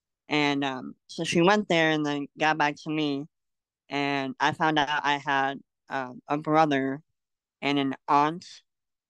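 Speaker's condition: Cleft lip and palate; congenital

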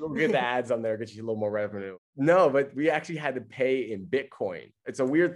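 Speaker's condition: No condition

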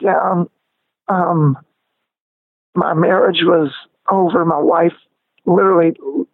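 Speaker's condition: Spasmodic dysphonia; onset at peak of singing career, diagnosed 2 or 3 years after band shut down; voice lost power, grew weaker, lost control, could not hit notes, range shrank high and low

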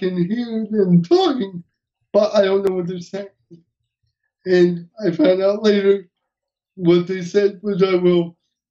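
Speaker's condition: Cerebral palsy; uses wheelchair, hearing intact

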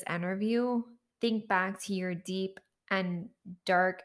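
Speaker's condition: No condition

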